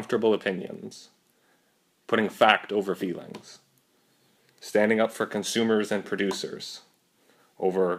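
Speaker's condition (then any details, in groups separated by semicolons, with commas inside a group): No condition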